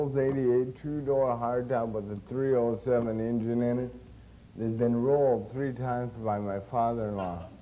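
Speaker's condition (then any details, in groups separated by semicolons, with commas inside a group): Cerebral palsy; since birth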